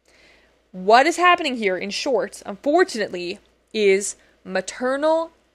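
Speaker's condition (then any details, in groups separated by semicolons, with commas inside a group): No condition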